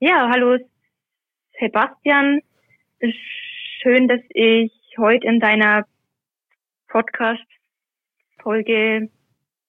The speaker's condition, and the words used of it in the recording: Stuttering. Und da habe ich gewusst, dass das Stottern da schon zum Vorschein kommt, egal ob ich will oder nicht.